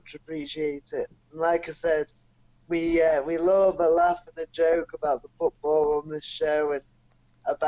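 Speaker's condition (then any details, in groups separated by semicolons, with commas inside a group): Cerebral palsy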